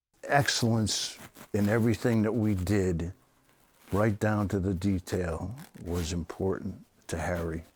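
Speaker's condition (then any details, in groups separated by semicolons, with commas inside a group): No condition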